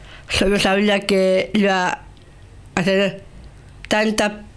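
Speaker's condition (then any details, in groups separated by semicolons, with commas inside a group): Down syndrome; age 35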